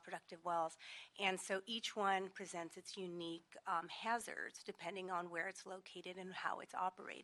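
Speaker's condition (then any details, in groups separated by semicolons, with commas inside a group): No condition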